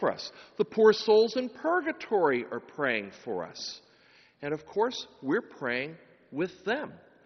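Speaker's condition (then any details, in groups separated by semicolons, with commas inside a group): No condition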